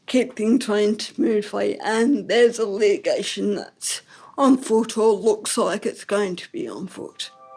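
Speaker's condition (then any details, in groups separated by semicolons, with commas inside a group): Ataxic cerebral palsy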